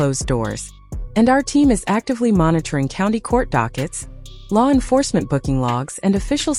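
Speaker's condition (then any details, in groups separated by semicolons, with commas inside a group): No condition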